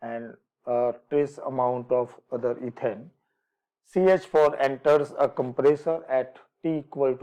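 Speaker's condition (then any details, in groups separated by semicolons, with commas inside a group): No condition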